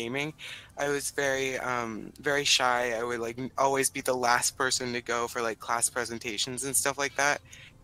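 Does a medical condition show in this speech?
No.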